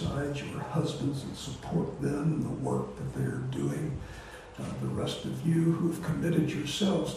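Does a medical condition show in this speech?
Yes: voice disorder; not contagious.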